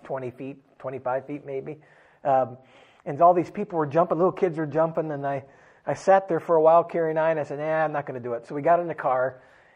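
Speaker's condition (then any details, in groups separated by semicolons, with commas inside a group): No condition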